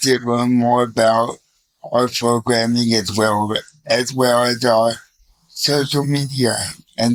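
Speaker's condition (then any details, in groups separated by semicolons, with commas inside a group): Cerebral palsy, spastic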